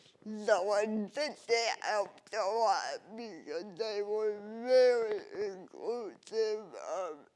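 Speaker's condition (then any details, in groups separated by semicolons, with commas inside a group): Cerebral palsy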